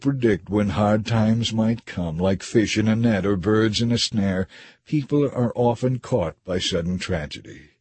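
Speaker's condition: No condition

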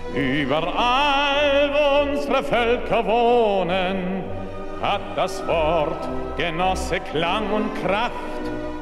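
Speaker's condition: No condition

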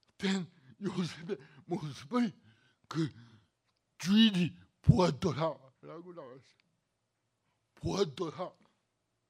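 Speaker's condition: Cerebral palsy; two surgeries upcoming

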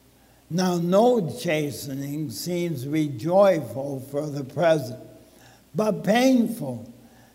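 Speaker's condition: ALS (Lou Gehrig's disease); soft voice

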